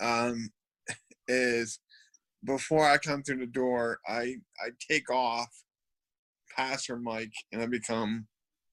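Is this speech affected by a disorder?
Yes: cerebral palsy.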